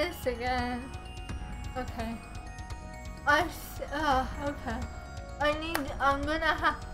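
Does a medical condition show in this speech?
Yes: cerebral palsy.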